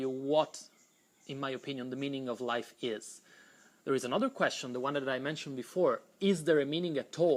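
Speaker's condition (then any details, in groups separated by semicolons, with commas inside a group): No condition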